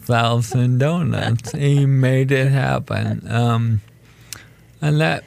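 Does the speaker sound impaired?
Yes: ALS; diagnosed almost 4 years ago.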